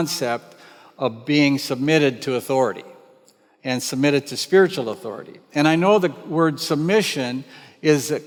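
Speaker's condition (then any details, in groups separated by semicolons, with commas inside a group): No condition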